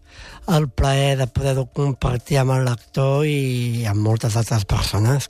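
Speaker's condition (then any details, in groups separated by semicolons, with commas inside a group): Down syndrome; congenital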